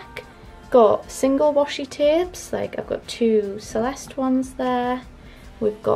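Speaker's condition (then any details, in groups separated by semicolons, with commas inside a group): No condition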